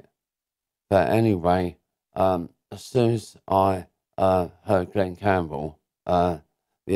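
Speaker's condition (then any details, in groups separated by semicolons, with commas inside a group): Cerebral palsy; diagnosed as baby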